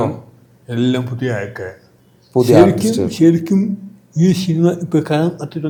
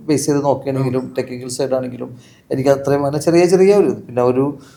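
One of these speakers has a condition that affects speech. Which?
The first: cerebral palsy; from birth.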